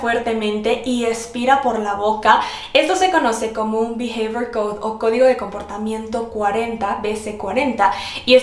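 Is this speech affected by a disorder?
No.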